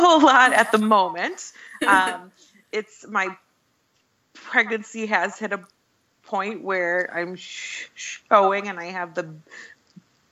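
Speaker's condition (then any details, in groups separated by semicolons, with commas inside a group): Stuttering; covert stuttering until about age 30, intensive program at American Institute for Stuttering in New York; 33 years old, mostly open about stuttering, sometimes still slips back into covert stage; stutters openly, including when introducing self, stutters on daughter's name Violet; prolonged sounds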